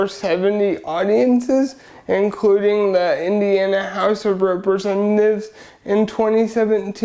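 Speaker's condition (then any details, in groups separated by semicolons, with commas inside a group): Cerebral palsy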